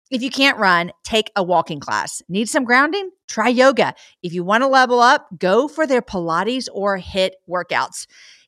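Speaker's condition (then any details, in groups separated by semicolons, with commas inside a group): No condition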